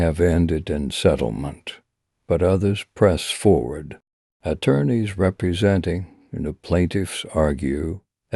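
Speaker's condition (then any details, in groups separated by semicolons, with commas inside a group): No condition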